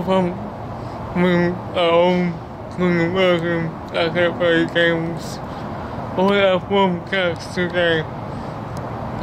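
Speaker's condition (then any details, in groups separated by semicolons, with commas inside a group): Cerebral palsy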